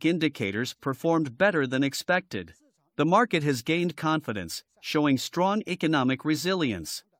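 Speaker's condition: No condition

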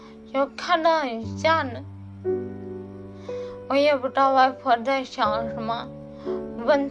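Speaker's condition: Cerebellar atrophy, hereditary; uncle and aunt died of it

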